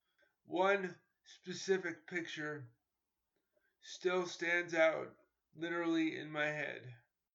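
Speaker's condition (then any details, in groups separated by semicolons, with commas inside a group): Cerebral palsy; later crutches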